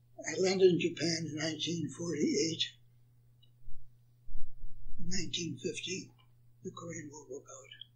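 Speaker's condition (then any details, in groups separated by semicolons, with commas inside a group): Parkinson's; attributed to Agent Orange exposure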